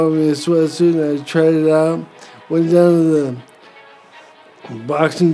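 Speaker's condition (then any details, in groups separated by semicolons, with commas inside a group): Brain injury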